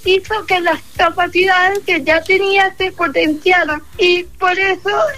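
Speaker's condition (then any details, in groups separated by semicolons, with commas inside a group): Cerebral palsy; from birth, motor only, affects balance and mobility, cognition unaffected; fluent speech affected since early childhood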